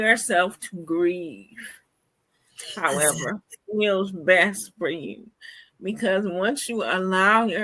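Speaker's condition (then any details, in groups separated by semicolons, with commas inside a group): Cerebral palsy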